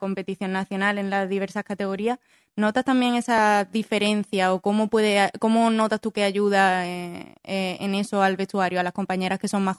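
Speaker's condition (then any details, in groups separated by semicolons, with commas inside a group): No condition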